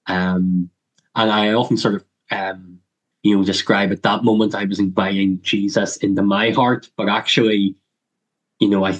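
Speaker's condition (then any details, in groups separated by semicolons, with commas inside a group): Cleft lip and palate; congenital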